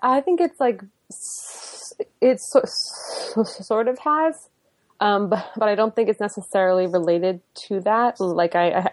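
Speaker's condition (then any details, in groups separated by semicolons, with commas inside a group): Stuttering; mainly repetitions, changes with life changes and stress; more stuttering and new blocks over past few weeks, amid stress, new er job; usually repetitions, recently hard blocks, varies day to day, feels out of control during blocks; repeated sounds, prolonged sounds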